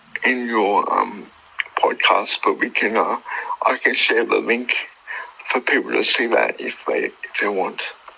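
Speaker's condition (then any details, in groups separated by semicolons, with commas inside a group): Cerebral palsy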